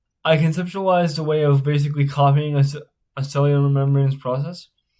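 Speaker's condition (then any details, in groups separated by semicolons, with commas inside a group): Spastic cerebral palsy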